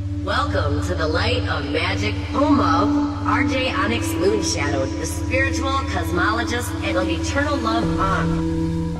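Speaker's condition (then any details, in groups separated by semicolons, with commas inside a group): No condition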